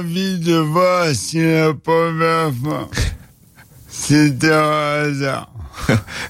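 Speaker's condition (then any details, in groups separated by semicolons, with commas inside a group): ALS (Charcot disease); diagnosed about 2 years ago, first symptoms mistaken for tendinitis, many tests initially normal; recovering from a cold, which makes speaking even harder; voice weak, speaking takes great effort, worsened by current cold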